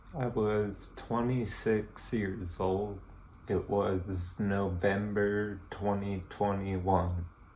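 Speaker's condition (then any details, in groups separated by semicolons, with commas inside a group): Multiple sclerosis; relapsing remitting, very rapid onset, fast disability; onset age 26, ocrelizumab infusions, monthly IVIG infusions; speech affected, syllable-by-syllable, very slow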